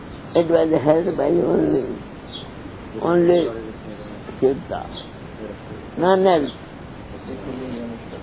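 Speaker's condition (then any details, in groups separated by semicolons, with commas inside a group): Deafness; cannot hear audience questions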